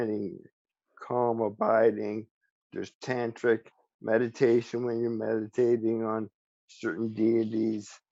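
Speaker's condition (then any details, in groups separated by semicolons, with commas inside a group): ALS; speech still preserved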